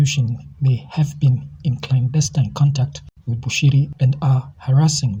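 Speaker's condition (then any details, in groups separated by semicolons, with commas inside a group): No condition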